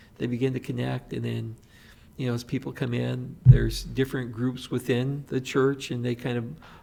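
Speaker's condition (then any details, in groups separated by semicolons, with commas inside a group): No condition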